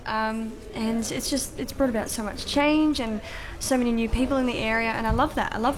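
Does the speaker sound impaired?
Yes: cleft palate; congenital cleft palate, no roof of mouth, childhood support from Variety children's charity.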